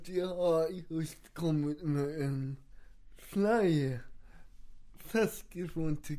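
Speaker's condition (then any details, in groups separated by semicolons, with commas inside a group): Cerebral palsy; has two wheelchairs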